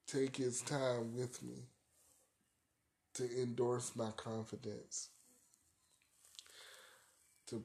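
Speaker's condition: Cerebral palsy; arthritis

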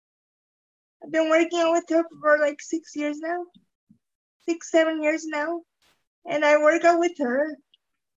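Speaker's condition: Cerebral palsy; 20-km Life Without Limits challenge

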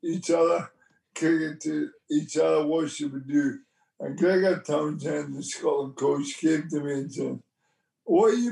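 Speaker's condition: Motor neurone disease; onset with left hand weakness

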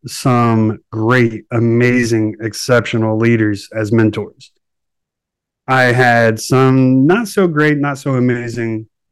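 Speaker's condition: No condition

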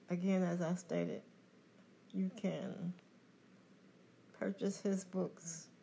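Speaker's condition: Cerebral palsy; confined to wheelchair

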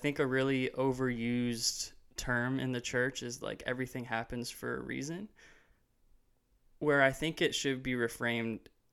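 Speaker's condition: No condition

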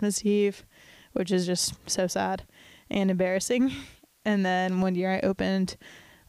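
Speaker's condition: No condition

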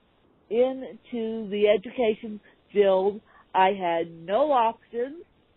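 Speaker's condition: Ataxic spastic cerebral palsy; physical disability

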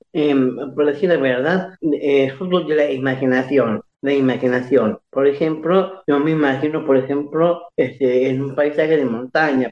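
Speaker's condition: Down syndrome; age 64

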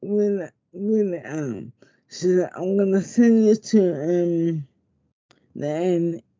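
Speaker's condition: Motor neurone disease; diagnosed after months of speech difficulties, sees speech therapist; speech sounds different, listeners mistake it for stroke, relatives abroad tell her not to speak

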